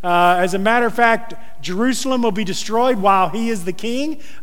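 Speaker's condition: No condition

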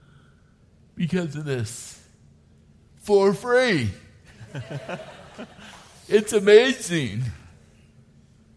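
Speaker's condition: Cerebral palsy; from birth, diagnosed age five, hand tremor, rare muscle and nerve disease onset eighth grade; walking again after therapy, types instead of handwriting, gets tired; does not talk like typical speaker, speech typical before eighth grade disease onset

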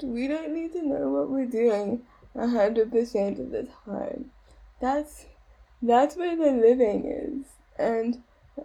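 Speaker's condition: Cerebral palsy; voice may go down sometimes, slower to take breaths, limited lung capacity, energy and effort

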